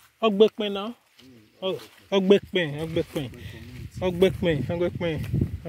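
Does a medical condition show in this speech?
No.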